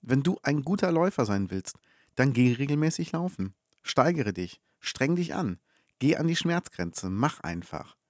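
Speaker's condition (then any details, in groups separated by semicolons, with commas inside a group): No condition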